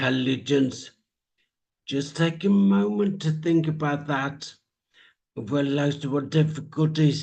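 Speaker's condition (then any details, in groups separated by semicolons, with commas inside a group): Traumatic brain injury; speech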